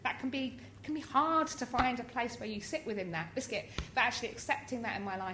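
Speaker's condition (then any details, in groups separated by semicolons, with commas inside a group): Tourette's; tics since about age six, neurological, believed inherited, intensified in early 20s, no wish for pill to stop tics; swearing tics like fuck it, random word tics like hedgehog, salad, geronimo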